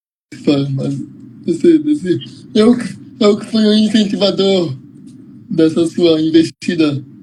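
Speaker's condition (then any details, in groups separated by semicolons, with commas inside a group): Cerebral palsy; uses wheelchair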